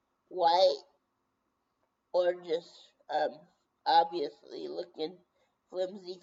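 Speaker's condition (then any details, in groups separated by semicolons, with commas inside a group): Brain injury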